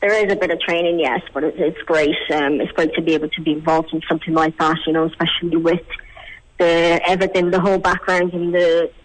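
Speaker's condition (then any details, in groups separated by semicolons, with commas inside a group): Cleft palate; congenital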